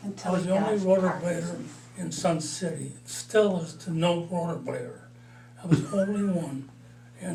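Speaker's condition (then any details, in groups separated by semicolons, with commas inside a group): Parkinson's disease; mild, about four years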